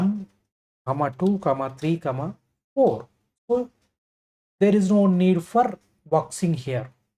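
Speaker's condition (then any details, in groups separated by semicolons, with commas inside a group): No condition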